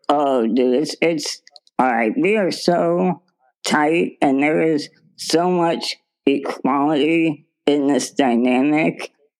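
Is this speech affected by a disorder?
Yes: spinal muscular atrophy; progressive muscle weakness, wheelchair user, told was dead 14 years ago; weighs 44 pounds, started medication to stop worsening about two months ago.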